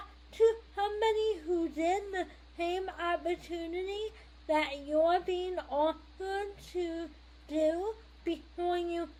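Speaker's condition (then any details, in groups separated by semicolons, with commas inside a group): Cerebral palsy; speech may be hard to understand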